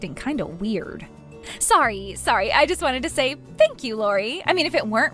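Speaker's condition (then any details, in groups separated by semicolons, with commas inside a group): No condition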